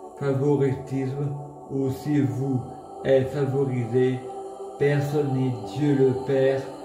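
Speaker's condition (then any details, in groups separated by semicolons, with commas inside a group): Multiple sclerosis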